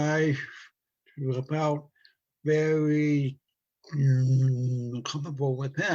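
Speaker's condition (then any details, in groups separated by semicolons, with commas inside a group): Stutter from brain injury; mild cerebral palsy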